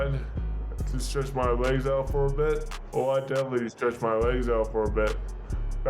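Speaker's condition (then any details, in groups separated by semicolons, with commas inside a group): Severe brain injury; speech affected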